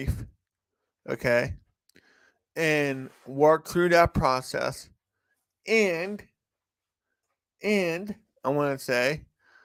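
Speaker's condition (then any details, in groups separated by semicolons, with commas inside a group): Cerebral palsy; from birth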